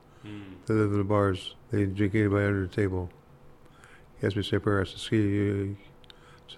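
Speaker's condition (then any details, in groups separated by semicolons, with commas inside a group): Parkinson's disease; hard time talking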